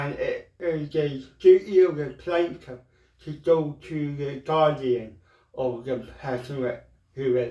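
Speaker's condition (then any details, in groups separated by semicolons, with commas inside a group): Cerebral palsy; mild, ataxic type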